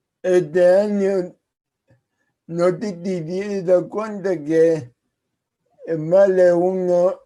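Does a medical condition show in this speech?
Yes: cerebral palsy.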